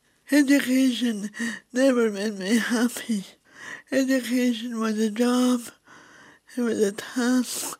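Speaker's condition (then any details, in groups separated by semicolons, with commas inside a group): Cerebral palsy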